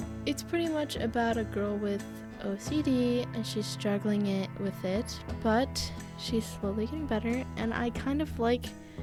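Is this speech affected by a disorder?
No.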